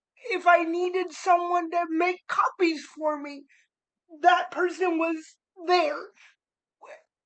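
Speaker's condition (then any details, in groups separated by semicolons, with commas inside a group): Cerebral palsy; spastic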